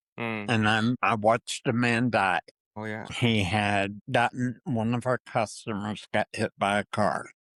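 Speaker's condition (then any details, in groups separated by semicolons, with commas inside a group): Parkinson's disease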